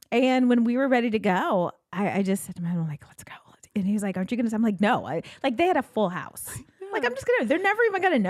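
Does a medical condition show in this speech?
No.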